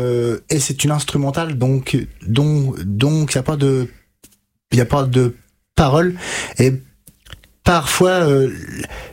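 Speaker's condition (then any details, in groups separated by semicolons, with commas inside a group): Stuttering; onset at 5 to 6 years, no childhood speech therapy, therapy begun at 20, age 33; 27 to 28 years since onset, years of therapy with stuttering specialist Catherine Daubier, Nancy; blocks and repetitions, fluency techniques learned, much worse ages 5 to 20, could not finish sentences; repeated sounds, repeated words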